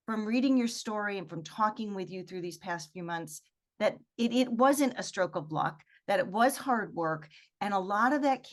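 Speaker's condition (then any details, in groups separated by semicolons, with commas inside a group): No condition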